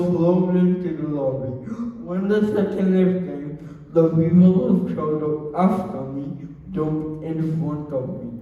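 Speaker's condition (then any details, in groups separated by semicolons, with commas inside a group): Cerebral palsy; wheelchair user; regular therapy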